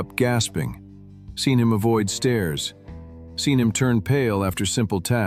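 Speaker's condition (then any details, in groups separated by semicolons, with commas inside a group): No condition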